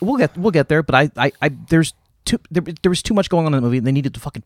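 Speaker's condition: No condition

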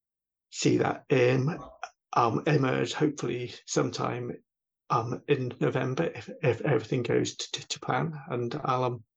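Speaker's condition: Stammering; talks with a stammer; repeated sounds, repeated words, prolonged sounds

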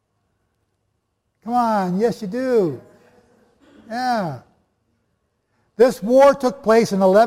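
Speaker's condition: No condition

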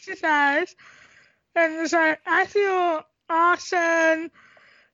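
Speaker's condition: Tracheostomy, cystic hygroma of head and neck; cysts in airway and esophagus

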